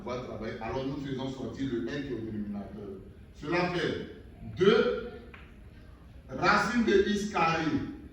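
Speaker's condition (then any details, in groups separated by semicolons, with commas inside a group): No condition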